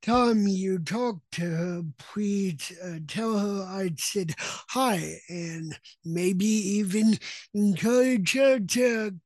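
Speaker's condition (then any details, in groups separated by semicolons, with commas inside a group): Cerebral palsy; self-described chatterbox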